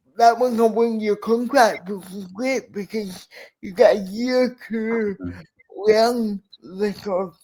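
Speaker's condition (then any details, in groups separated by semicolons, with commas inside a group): Cerebral palsy; speech impairment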